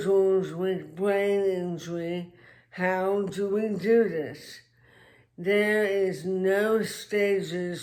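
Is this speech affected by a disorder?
Yes: traumatic brain injury; speech impairment.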